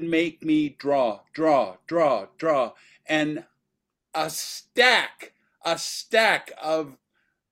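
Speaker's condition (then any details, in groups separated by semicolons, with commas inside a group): Aphasia; earlier could not talk, trouble reading aloud, word-finding difficulty with apraxia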